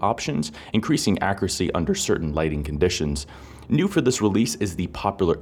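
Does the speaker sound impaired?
No.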